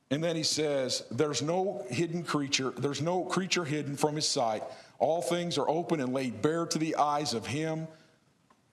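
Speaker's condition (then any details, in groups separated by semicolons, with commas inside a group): No condition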